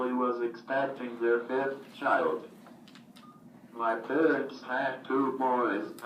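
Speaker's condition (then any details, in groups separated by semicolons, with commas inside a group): Cerebral palsy, athetoid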